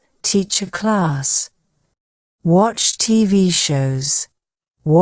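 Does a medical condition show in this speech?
No.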